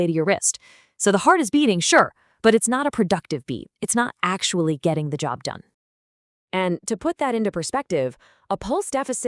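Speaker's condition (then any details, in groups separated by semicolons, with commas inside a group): No condition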